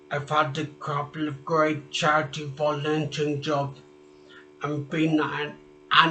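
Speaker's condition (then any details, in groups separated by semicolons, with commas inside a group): Traumatic brain injury; speech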